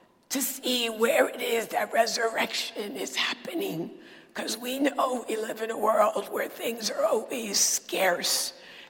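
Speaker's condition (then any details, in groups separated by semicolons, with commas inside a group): Dysphonia; dysphonia diagnosed about a decade ago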